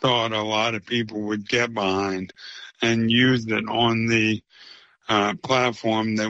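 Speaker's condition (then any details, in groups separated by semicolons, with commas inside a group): ALS; slower progression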